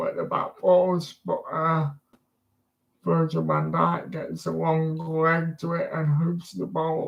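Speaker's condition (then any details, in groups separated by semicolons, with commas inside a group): Disability affecting speech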